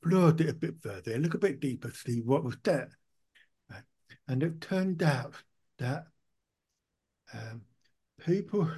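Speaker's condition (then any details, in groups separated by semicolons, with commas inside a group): Profound deafness, born profoundly deaf, cochlear implant; hears nothing with implant off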